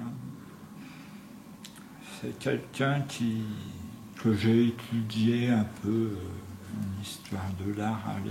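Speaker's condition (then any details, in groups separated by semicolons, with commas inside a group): Tongue cancer; tracheostomy after surgery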